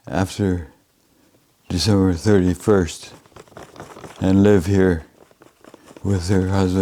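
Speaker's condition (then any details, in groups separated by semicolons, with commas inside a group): Advanced Parkinson's disease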